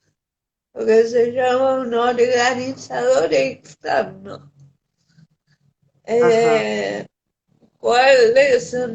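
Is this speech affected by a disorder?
Yes: cerebral palsy.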